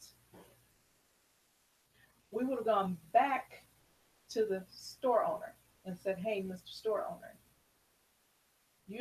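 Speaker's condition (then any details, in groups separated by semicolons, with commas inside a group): No condition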